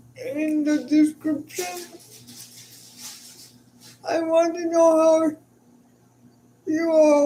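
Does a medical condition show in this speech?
Yes: cerebral palsy.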